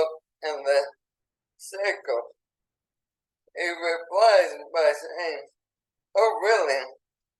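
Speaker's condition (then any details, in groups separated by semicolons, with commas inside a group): ALS; affects legs and lungs; burning in lungs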